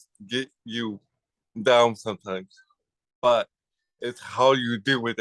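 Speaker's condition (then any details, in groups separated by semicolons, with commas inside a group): Cerebral palsy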